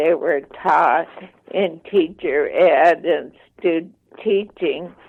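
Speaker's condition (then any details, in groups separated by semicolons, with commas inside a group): ALS, mild; voice slightly impaired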